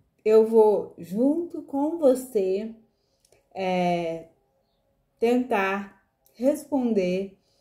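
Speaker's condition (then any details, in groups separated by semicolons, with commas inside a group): Cerebral palsy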